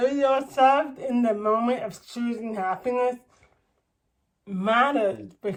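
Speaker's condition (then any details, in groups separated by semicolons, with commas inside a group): Cerebral palsy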